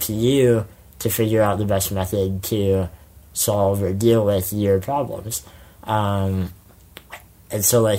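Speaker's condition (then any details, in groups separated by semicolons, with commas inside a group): Spinal muscular atrophy; congenital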